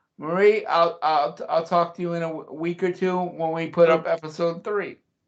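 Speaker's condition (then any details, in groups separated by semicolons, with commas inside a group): Cerebral palsy; since childhood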